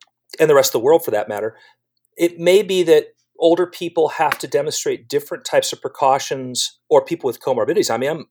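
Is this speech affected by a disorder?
No.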